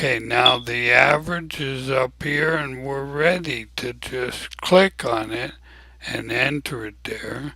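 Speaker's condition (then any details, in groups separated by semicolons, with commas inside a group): ALS; abnormally slow voice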